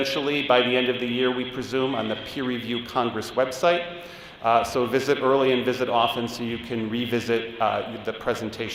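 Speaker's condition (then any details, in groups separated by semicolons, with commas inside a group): No condition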